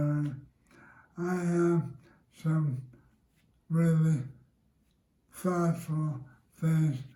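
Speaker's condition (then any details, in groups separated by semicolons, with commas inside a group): ALS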